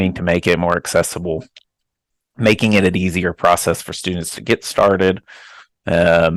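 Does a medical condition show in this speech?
No.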